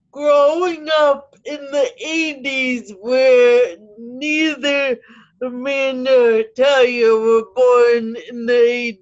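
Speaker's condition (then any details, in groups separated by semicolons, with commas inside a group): Cerebral palsy; cerebral palsy since childhood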